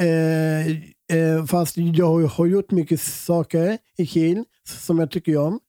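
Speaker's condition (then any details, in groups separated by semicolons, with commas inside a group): Down syndrome; present from birth; 32 years with condition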